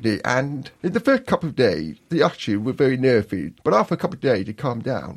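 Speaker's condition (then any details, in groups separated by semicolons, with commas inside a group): Profound deafness; born profoundly deaf, cochlear implant giving limited hearing, lip-reads, hearing parents; asks others to face him and talk one at a time; learnt to speak rather than sign as child, hard work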